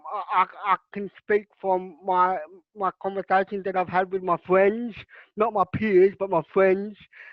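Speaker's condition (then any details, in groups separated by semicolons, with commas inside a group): Cerebral palsy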